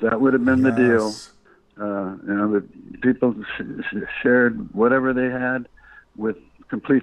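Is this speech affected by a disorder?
Yes: Parkinson's disease.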